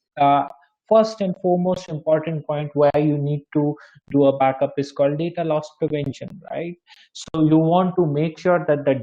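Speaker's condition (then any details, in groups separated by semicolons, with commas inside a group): No condition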